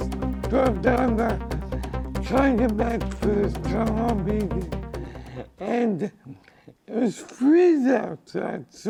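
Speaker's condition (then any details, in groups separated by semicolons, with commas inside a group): Cerebral palsy; from birth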